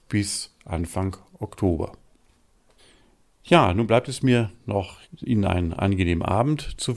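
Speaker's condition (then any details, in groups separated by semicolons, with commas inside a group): No condition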